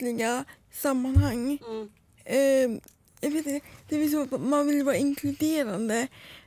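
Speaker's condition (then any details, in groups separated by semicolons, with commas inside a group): Cerebral palsy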